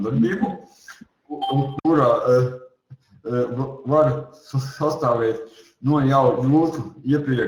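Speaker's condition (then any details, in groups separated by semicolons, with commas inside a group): Cerebral palsy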